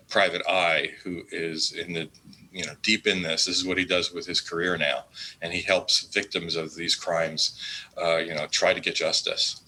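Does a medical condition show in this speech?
No.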